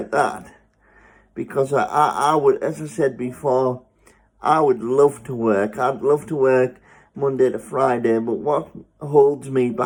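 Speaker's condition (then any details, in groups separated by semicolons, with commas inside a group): Spastic cerebral palsy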